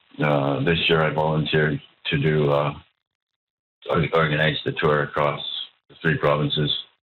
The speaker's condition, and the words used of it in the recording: Parkinson's disease. It's part of the disease that you draw blanks.